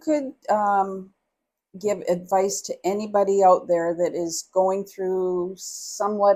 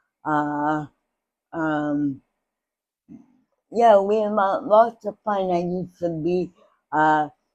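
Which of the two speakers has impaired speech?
The second: cerebral palsy; from birth, dislocated hips, many operations; speech impairment.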